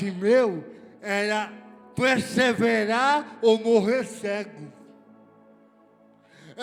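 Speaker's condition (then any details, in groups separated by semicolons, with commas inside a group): Cerebral palsy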